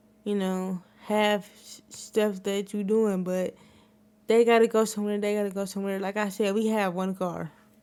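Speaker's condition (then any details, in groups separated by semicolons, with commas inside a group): Cerebral palsy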